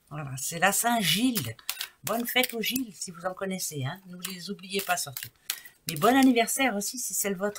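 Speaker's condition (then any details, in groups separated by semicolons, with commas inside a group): No condition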